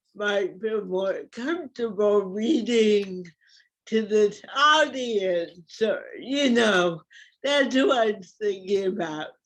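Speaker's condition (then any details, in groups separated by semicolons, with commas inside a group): Cerebral palsy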